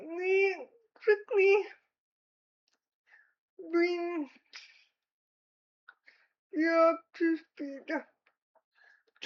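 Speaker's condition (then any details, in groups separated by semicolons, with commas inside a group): Cerebral palsy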